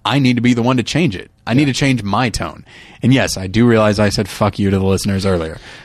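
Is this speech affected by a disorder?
No.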